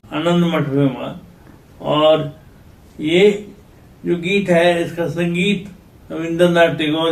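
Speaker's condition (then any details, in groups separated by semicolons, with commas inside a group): Cerebral palsy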